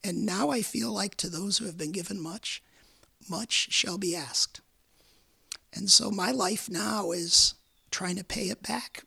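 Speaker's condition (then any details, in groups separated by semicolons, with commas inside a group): Vocal cord cancer, repeated surgery; 19 vocal cord surgeries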